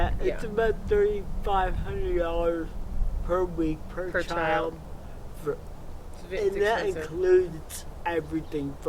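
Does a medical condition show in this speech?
Yes: cerebral palsy; from birth, wheelchair.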